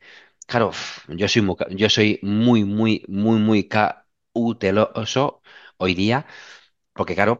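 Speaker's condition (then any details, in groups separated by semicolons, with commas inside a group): Stuttering; since childhood; sometimes stutters more than usual in class, pauses, laughs it off; repeated words, blocks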